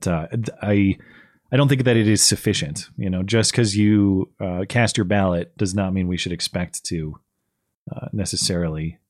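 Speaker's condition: No condition

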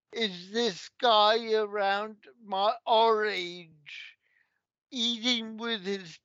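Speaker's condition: Cerebral palsy; takes a while to walk off stage

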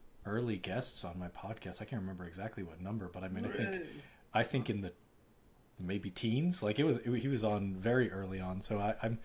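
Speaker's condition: No condition

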